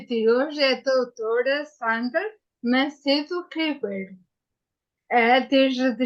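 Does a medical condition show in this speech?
Yes: ataxia after brain injury.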